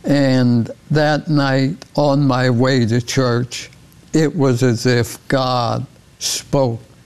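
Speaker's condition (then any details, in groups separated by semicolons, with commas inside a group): ALS; progressive ALS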